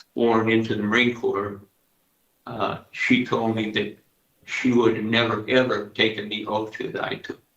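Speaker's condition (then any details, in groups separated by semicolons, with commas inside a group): Parkinson's disease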